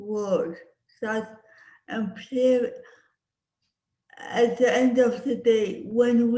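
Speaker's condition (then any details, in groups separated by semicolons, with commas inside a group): Cerebral palsy; speech impediment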